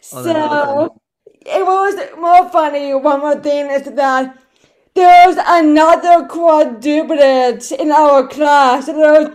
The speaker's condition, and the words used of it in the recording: Cerebral palsy. I have cerebral palsy on my right side. After I have a speech disability, I have a limp, I have foot braces, I have a tiny right hand